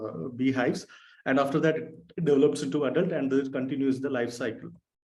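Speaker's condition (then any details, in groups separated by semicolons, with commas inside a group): No condition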